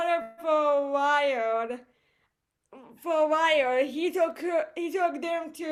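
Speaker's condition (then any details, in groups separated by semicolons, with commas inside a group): Cerebral palsy; voice affected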